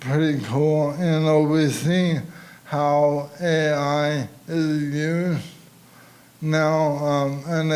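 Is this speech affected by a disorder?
Yes: ALS.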